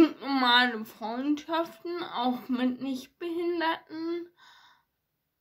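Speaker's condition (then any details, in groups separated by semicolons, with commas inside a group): Ataxia; ataxia affecting hands and fingers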